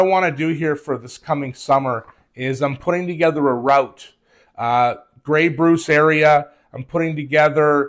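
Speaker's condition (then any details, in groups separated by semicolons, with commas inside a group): No condition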